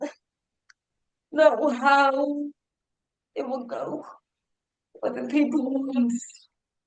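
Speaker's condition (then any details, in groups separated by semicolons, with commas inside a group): Cerebral palsy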